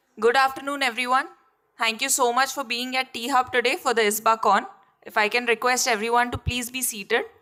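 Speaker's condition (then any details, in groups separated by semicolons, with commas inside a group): No condition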